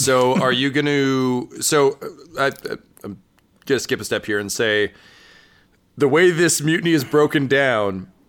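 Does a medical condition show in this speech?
No.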